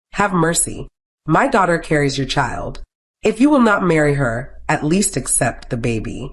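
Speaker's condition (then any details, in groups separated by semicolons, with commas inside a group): No condition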